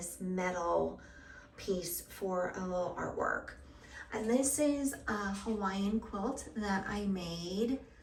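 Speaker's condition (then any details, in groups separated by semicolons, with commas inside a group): No condition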